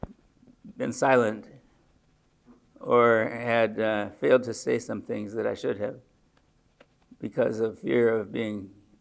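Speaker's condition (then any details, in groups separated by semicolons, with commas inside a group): Parkinson's disease; age 74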